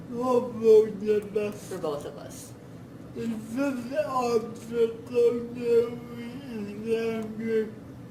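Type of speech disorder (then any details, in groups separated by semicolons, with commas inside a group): Dysarthria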